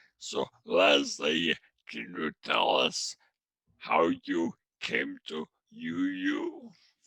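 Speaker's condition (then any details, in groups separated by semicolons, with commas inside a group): Traumatic brain injury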